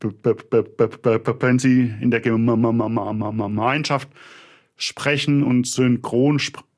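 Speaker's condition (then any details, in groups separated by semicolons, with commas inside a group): Stuttering; developmental, lifelong, possibly inherited, father stuttered, brother fluent, logopedic speech therapy, constant since second grade; choppy, repetitions, blocks, cannot coordinate speech components, body tenses during blocks, throat sometimes hurts, fluent when singing; repeated sounds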